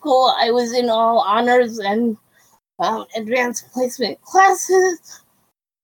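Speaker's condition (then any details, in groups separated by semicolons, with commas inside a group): Cerebral palsy; quadriplegic, wheelchair user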